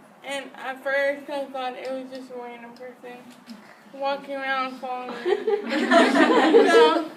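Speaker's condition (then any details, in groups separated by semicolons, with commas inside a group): Cerebral palsy; spastic quadriplegic, wheelchair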